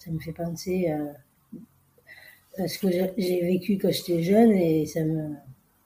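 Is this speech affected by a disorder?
Yes: Down syndrome; congenital, three copies of chromosome 21.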